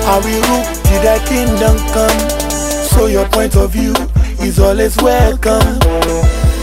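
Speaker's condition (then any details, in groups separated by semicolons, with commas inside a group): No condition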